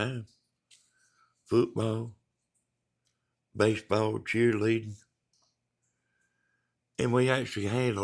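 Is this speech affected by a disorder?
Yes: brain bleed.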